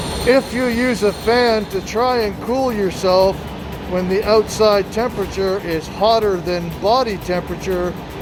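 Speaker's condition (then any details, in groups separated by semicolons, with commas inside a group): No condition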